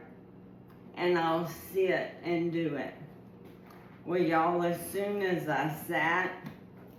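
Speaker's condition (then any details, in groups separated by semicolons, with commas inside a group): ALS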